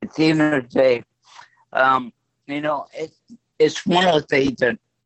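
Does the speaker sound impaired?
Yes: stroke; voice affected.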